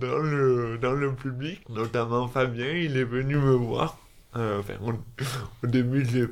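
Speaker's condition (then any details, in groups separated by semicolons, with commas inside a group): Dystonia; elocution difficulties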